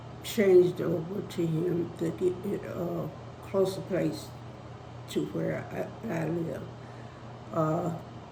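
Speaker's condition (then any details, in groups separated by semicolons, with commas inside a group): Spinal neurosarcoidosis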